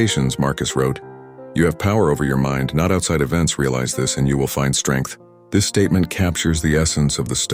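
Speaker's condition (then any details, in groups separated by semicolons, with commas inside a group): No condition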